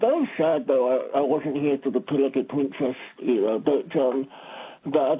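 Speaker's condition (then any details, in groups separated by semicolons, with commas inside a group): Speech impediment; disability; sometimes fumbles at answers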